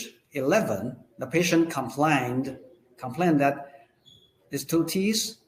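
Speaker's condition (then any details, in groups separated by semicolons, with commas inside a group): No condition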